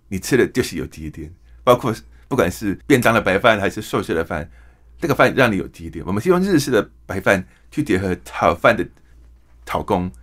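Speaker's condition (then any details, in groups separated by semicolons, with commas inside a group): Hearing impairment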